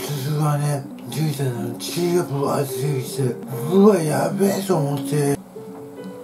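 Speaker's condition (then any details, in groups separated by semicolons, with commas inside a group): Tongue cancer, partial glossectomy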